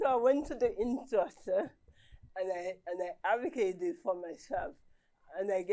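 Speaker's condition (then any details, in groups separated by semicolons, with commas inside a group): Cerebral palsy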